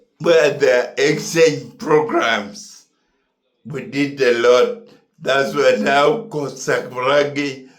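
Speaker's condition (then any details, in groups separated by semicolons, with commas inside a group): Neurological disease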